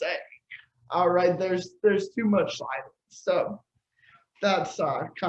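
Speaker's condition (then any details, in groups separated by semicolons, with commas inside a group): Cerebral palsy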